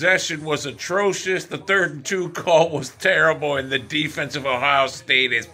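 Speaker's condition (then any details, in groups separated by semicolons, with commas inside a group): No condition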